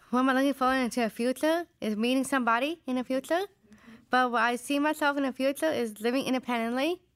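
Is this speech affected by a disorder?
Yes: Down syndrome; present since birth.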